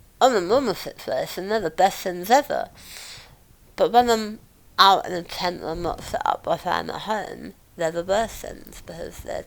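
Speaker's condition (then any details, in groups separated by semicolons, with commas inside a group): Mouth cancer; survivor; speech not good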